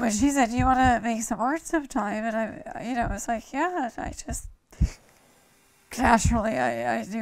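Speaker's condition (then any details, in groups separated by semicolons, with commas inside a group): ALS; onset in shoulder and hands, starting left arm; about a year to diagnosis, paints with feet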